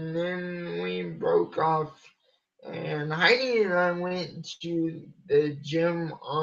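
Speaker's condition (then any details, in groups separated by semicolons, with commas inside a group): Cerebral palsy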